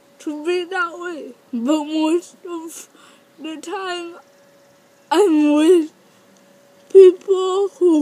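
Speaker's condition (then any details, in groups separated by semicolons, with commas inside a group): Cerebral palsy; birth oxygen deprivation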